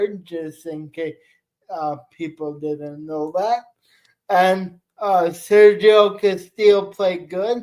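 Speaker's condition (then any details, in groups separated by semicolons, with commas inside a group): Cerebral palsy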